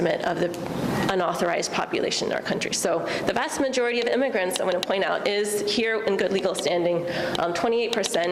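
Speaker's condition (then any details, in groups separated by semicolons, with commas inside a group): No condition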